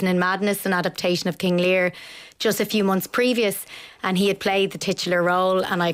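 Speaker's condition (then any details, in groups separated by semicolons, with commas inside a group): No condition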